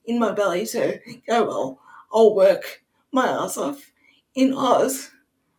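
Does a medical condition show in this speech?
Yes: cerebral palsy; wheelchair user; sometimes taken for drunk on first sight on cam, speech affected on bad days.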